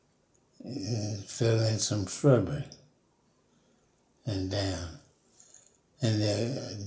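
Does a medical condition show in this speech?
Yes: Parkinson's disease; fallen 19 times in yard.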